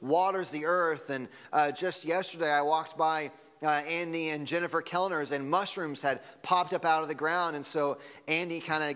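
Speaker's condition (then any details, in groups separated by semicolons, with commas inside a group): No condition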